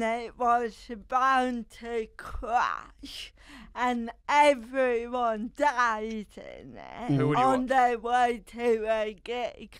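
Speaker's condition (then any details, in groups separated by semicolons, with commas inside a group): Cerebral palsy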